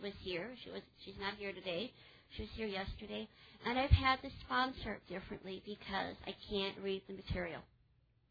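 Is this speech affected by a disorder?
Yes: cleft palate; congenital, repaired age 3, 14 adult teeth missing, dental surgeries, hip bone graft above upper lip; infant feeding difficulty with weight loss, ongoing dental problems.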